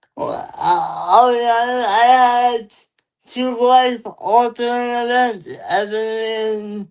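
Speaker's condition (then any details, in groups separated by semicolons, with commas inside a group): Cerebral palsy; lifelong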